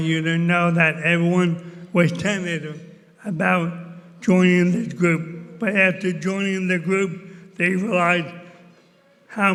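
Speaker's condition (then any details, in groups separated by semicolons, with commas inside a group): ALS; diagnosed about 17 years ago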